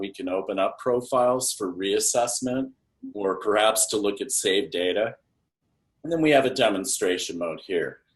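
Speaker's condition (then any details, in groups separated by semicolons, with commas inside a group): No condition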